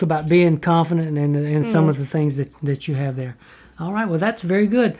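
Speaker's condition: No condition

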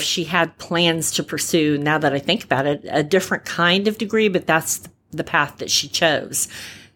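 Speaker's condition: Repaired cleft palate, cleft palate without cleft lip; single repair by plastic surgeon at about 9 months

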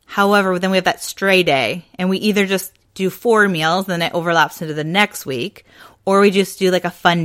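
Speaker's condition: No condition

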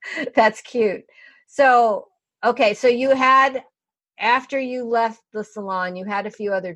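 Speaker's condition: No condition

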